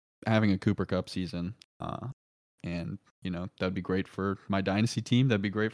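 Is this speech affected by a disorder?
No.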